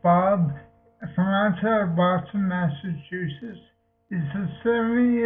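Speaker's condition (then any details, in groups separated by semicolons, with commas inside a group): Multiple sclerosis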